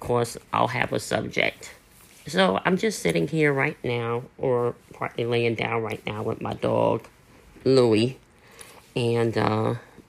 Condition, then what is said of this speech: Cleft palate. I have a cleft lip and palate, which is a birth defect, and that is part of the reason why I sound